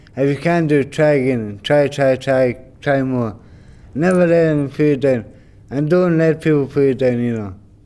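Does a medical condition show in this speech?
Yes: brain injury; mild speech impediment.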